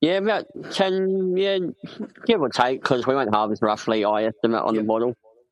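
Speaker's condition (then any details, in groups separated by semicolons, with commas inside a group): Cleft palate; congenital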